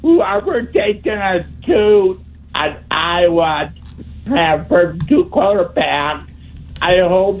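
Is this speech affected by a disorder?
Yes: speech impediment; wheelchair user; tries to talk really clearly.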